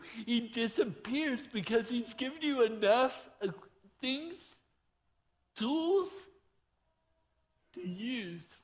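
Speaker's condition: Torsion dystonia; walking again after 2.5 years of water therapy

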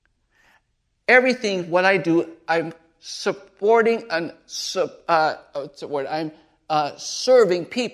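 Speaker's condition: Aphasia after stroke; massive stroke, adult onset, one week comatose, numb hand, aphasia affecting talking, reading, writing, singing; could not talk, read or write at first, friend helped with talking, hard to memorize, halting telegraphic sentences

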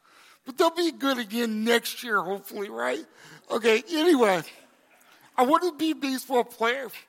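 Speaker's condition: Cerebral palsy; congenital

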